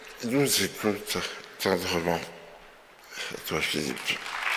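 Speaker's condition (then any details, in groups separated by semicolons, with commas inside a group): Myopathy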